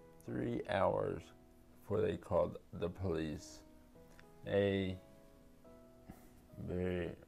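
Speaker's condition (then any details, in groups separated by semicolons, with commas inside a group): Traumatic brain injury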